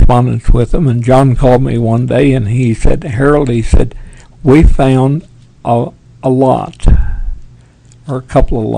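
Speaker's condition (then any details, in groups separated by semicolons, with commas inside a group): Parkinson's; tremors as early symptom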